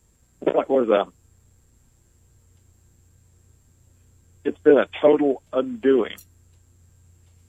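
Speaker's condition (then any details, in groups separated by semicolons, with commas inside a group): ALS; able to speak, clearly communicates, slower pace due to ventilator breathing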